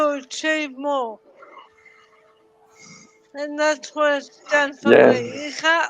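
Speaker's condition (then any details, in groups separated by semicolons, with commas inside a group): Cerebral palsy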